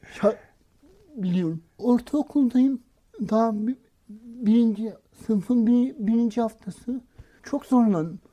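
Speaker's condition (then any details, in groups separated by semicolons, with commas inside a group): Cerebral palsy; hand tremor, unable to write by hand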